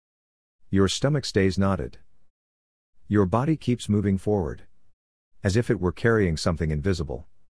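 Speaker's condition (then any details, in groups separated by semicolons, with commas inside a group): No condition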